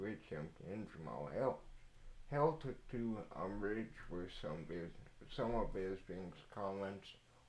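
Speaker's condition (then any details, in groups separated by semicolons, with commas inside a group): Cerebral palsy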